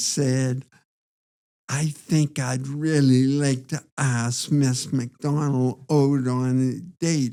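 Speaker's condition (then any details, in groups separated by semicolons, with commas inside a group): Parkinson's disease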